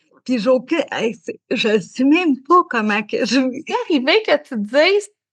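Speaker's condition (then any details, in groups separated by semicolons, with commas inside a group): Cerebral palsy; learning to speak was challenging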